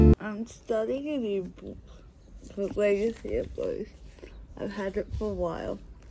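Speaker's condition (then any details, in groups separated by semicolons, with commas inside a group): Cerebral palsy; affects walking and speech, dribbling, falls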